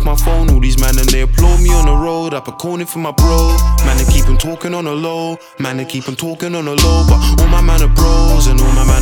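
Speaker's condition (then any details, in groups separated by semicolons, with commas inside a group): No condition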